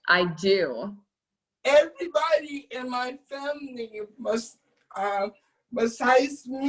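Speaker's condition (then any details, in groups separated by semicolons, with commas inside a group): Cerebral palsy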